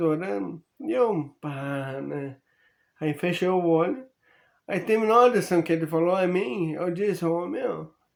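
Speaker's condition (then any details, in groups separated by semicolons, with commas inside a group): Amyotrophic lateral sclerosis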